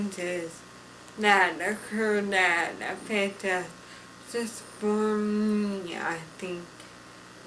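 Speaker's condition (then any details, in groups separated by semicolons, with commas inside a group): Traumatic brain injury; initially unable to talk, then slowed speech, uses cued speech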